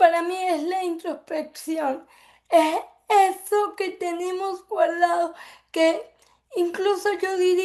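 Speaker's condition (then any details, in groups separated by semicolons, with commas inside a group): Cerebral palsy; from birth; affects speech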